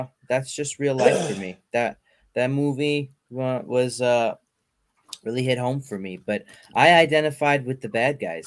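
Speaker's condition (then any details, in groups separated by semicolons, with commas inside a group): No condition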